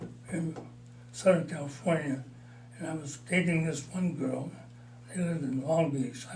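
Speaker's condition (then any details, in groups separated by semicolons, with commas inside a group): Parkinson's disease; mild, about four years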